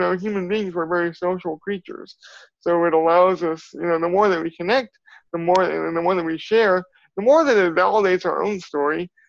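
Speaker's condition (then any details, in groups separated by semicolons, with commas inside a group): Cerebral palsy; from birth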